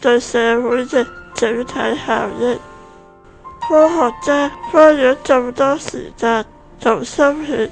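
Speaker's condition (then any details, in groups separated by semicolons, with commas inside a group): Spinal muscular atrophy; Type 1, most severe form, diagnosed a few years after birth, progressive loss of movement; writes with two usable fingers, needs mother's help to drink water, not yet on new drug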